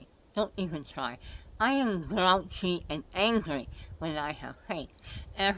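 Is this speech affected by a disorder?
Yes: head and neck cancer; multiple surgeries; coughing, ongoing medication.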